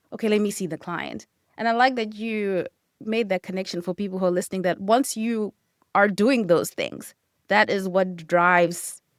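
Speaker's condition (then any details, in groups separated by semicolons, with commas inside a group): No condition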